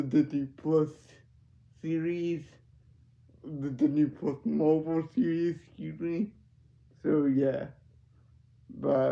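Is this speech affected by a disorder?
Yes: cerebral palsy.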